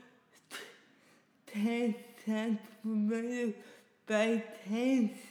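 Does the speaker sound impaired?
Yes: cerebral palsy; past speech therapy with recorded playback, lost speech six days in Tasmania.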